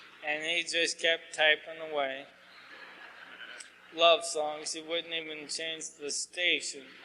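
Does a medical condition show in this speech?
Yes: ALS.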